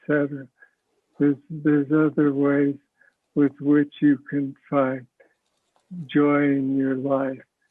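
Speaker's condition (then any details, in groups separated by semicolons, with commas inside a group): Parkinson's disease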